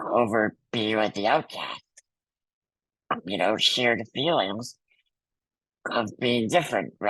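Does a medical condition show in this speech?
Yes: muscular dystrophy.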